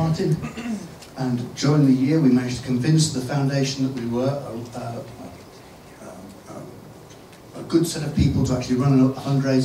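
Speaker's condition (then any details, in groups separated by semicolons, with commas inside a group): No condition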